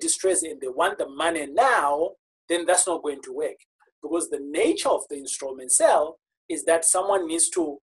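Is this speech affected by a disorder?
No.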